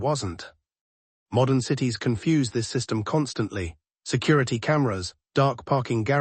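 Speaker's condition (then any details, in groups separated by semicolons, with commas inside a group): No condition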